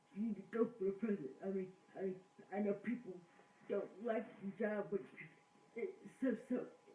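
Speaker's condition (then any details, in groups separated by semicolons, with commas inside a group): Cerebral palsy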